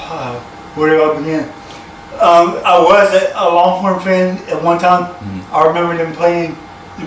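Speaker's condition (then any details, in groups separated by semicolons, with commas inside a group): Cerebral palsy; from birth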